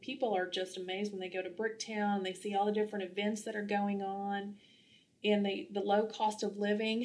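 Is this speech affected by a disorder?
No.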